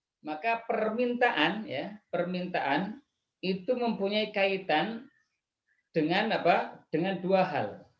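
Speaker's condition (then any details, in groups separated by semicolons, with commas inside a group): No condition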